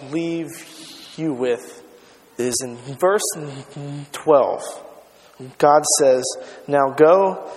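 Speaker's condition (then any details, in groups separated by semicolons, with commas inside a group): Stuttering; lifelong stuttering since starting to talk, about 20 years; stutters while speaking, openly discloses stuttering to audience; fear of words and sounds, awkward when stuttering, faces stuttering daily, taught to disclose; prolonged sounds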